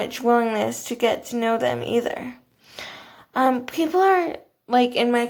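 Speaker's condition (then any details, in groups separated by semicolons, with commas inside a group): Cerebral palsy, athetoid; quadriplegia, all four limbs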